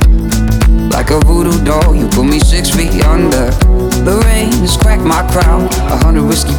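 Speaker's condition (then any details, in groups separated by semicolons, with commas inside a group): No condition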